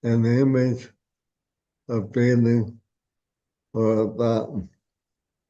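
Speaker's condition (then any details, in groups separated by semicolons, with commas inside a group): ALS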